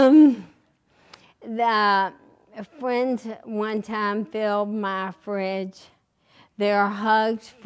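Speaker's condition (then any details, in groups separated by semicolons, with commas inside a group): ALS; recently diagnosed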